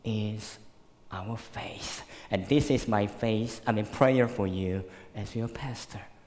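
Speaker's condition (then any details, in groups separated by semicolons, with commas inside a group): Cleft lip and palate, severe; could not suck breast milk as newborn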